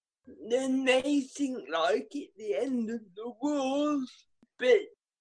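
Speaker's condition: Cerebral palsy; could not jump

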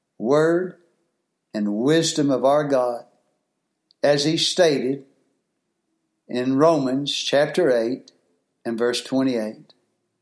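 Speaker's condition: No condition

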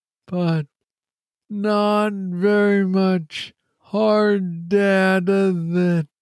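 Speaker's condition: Parkinson's disease, young onset; clear on good days, slurred words when off, intelligibility varies between episodes

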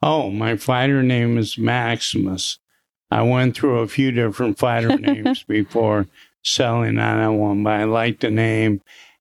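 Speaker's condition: Parkinson's disease; essential tremor about 18 years before, confirmed by DaT scan at University of Rochester; swallowing issues at onset, improved with exercise

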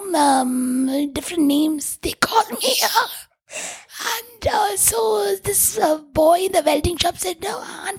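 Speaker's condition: Tracheostomy, vocal cords permanently constricted from smoke inhalation; Carlton Towers fire Bangalore, 12 years ago, multiple failed surgeries; breathes through tracheostomy tube in larynx, tube changed every 4 months permanently; must block tube hole with finger to be audible, former voice lost, voice called unforgettable

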